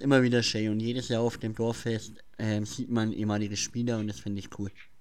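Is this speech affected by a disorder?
Yes: cleft palate; cleft palate present since childhood, speech impediment; listeners messaged that he cannot be understood, mimicked and mocked when reading aloud at school.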